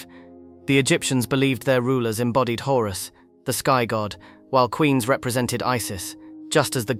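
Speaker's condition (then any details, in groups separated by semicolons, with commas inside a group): No condition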